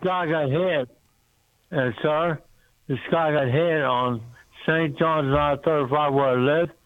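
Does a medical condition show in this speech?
Yes: speech impediment; big accident, hit by three cars, pronounced dead three times; taught to suck in saliva to sound better, sounds a little better.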